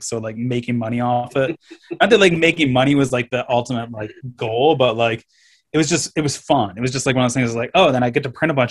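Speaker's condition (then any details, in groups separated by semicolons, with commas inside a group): No condition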